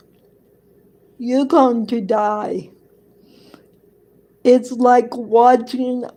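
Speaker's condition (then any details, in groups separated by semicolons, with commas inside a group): Cerebral palsy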